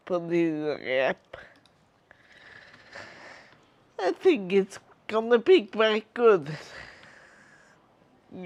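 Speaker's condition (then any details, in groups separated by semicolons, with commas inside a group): Multiple sclerosis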